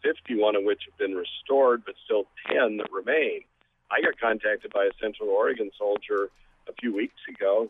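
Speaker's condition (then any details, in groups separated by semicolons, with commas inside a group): No condition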